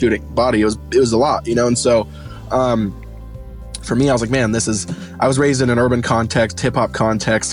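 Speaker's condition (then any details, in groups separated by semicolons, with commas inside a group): No condition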